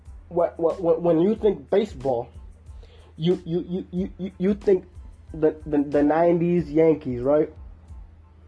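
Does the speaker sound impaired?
Yes: stuttering; may stutter during podcast; here repeated sounds, repeated words.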